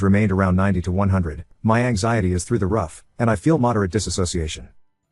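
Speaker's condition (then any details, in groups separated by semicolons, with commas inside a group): No condition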